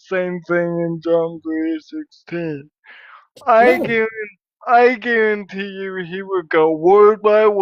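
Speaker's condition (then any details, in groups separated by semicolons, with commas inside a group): Cerebral palsy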